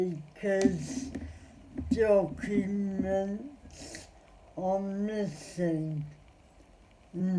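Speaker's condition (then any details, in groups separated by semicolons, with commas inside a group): Cerebral palsy; spastic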